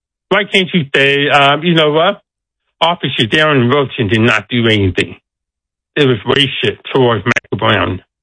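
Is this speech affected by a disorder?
Yes: deafness; deaf accent.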